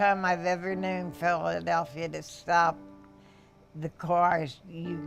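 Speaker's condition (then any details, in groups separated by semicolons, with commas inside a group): Parkinson's disease; developed after earlier mental illness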